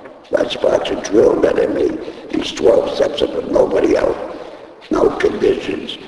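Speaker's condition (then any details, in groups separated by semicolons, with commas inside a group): Laryngectomy; still talking after voice box removal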